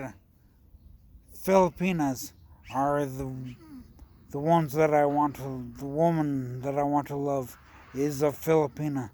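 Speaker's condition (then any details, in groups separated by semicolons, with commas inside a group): Traumatic brain injury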